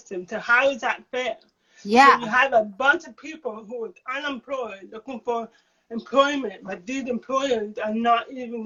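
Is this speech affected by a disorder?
Yes: cerebral palsy.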